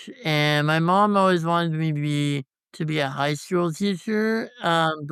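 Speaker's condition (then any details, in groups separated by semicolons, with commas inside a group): Congenital muscular dystrophy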